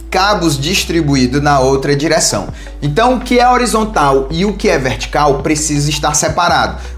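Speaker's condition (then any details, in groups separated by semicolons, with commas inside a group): No condition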